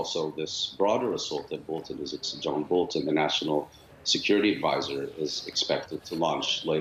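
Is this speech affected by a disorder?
No.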